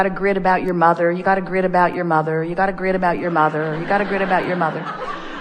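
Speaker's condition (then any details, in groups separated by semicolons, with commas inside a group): No condition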